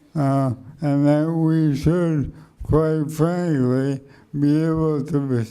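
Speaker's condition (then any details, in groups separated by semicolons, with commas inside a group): ALS; speech slowed and softened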